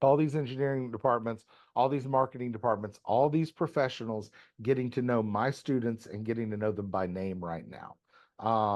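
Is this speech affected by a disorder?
No.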